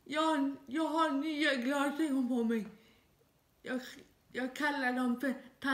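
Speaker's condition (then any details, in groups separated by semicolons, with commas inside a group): Dyskinetic cerebral palsy; dyskinetic form, severe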